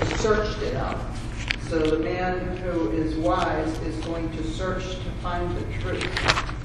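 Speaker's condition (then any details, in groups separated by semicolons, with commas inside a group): No condition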